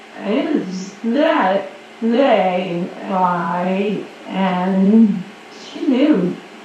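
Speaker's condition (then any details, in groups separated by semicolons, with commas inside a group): Severe paralysis and anarthria, speech-generating device; speech cortex implant for brain-computer interface; severe paralysis, clinical trial; anarthria, speech via brain-to-voice synthesizer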